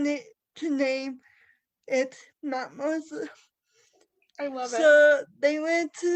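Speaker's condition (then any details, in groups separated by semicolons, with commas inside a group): Cerebral palsy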